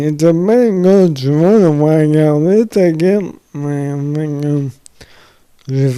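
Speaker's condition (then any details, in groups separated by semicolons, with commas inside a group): Amyotrophic lateral sclerosis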